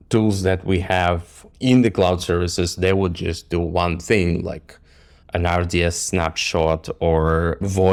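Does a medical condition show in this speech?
No.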